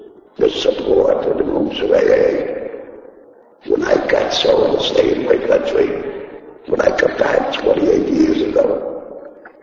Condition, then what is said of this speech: Laryngectomy. And then, he put this piece of thing in my throat, and they told me how to talk.